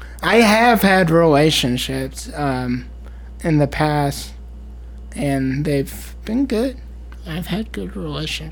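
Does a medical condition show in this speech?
Yes: cerebral palsy; spastic quadriplegic, all four limbs impaired, oxygen lack at birth, motor brain area damaged, diagnosed age 3.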